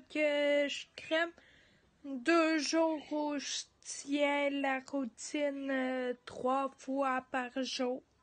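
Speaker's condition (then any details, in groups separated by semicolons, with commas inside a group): Ataxia; degenerative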